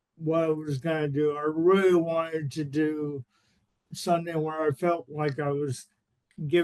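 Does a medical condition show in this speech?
Yes: cerebral palsy.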